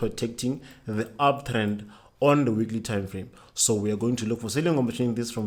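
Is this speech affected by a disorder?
No.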